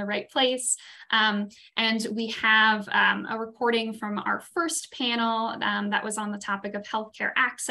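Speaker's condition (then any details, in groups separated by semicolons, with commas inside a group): No condition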